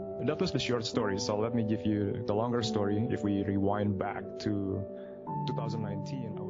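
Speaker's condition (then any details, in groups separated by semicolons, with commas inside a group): No condition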